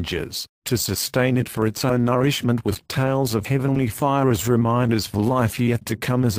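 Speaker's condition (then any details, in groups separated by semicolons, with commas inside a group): No condition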